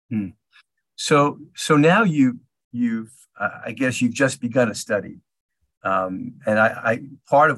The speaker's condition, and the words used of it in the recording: Stuttering. And the anticipation is what actually brings on disfluency in many respects for me.